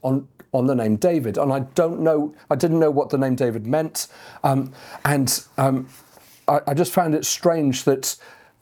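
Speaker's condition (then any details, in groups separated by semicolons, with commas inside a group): Stutter; criticized by others when taking on pastor team leader role; repeated words, prolonged sounds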